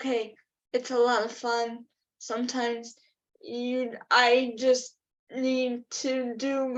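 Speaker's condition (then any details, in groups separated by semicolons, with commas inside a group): Cerebral palsy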